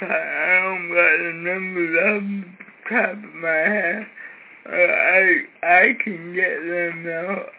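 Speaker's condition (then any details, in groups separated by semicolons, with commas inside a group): Cerebral palsy, severe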